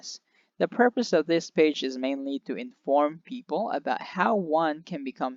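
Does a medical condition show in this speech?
No.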